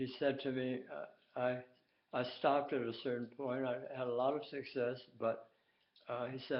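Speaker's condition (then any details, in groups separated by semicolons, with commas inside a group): Tongue cancer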